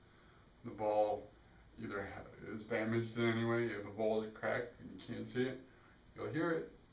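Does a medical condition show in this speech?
Yes: cerebral palsy; affects gait and walking.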